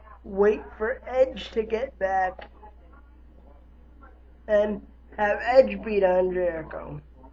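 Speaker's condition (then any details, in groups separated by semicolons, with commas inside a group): Cerebral palsy; lifelong, wheelchair user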